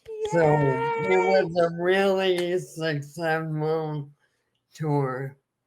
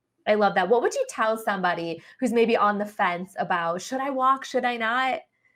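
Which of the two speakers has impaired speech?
The first: ALS.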